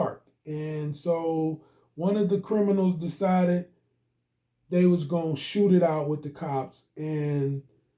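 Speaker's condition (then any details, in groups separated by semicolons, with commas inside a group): No condition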